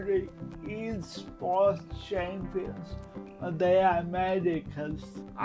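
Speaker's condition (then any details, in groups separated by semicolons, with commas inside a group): Cerebral palsy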